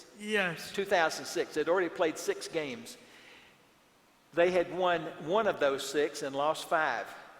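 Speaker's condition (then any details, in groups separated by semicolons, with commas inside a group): No condition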